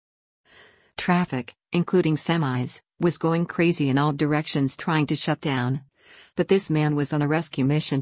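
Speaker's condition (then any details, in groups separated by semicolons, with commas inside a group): No condition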